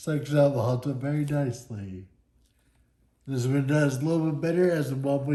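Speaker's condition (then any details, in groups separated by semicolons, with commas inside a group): Friedreich's ataxia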